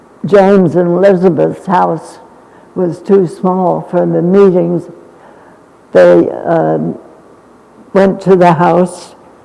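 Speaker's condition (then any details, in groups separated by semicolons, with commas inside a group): Essential tremor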